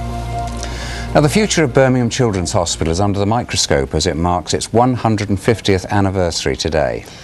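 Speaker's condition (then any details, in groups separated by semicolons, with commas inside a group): No condition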